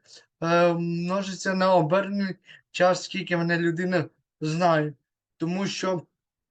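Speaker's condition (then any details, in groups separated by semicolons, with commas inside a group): Cerebral palsy; third disability group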